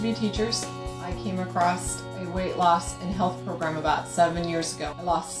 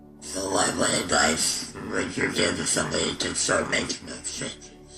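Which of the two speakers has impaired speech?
The second: laryngectomy; neck breather, stoma, tongue cancer, throat rebuilt with intestine, radiation, neck scarring; cough clears mucus, losing remaining tongue would end voice.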